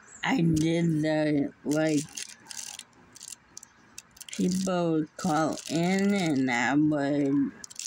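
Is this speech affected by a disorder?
Yes: muscular dystrophy.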